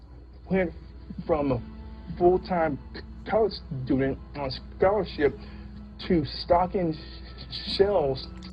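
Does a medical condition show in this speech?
Yes: stuttering; stuttering since earliest memory, about 30 years, onset around age two linked to father beating mother; tried psychologists and speech therapists, single NLP-based coaching session with Tony Robbins; froze in college speech class, failed it, after session gave speech to 5,000 people; here prolonged sounds.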